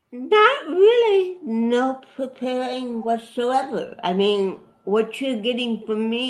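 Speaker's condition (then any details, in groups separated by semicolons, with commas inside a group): Cerebral palsy; present since at least age 11 or 12, affects body movements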